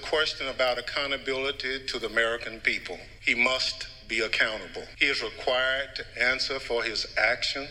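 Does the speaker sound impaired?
No.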